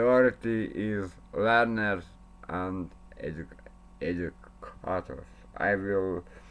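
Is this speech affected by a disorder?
Yes: cerebral palsy; speech not very clear.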